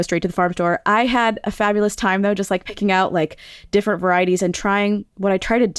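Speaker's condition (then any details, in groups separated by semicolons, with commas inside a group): No condition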